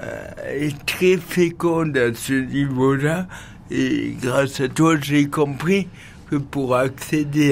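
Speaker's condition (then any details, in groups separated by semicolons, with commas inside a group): Cerebral palsy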